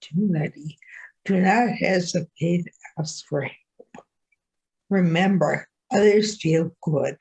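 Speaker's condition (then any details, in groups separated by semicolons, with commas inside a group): Ataxia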